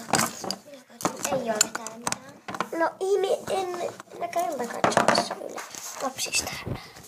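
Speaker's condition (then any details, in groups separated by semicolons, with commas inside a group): No condition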